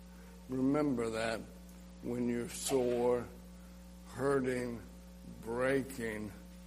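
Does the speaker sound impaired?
Yes: ALS; diagnosed last summer, end of life approaching, muscles quickly stopping working, legs affected, drops things.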